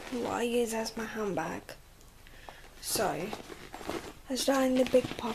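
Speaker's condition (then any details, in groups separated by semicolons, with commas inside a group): Cerebral palsy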